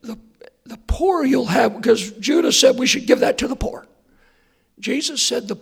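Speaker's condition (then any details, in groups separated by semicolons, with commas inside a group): Hoarseness after vocal cord surgery; hard to hear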